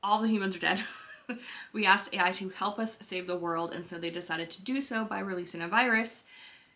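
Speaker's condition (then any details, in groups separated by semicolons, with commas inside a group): No condition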